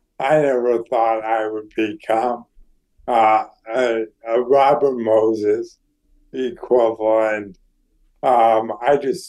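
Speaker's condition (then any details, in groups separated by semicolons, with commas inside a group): ALS; declining health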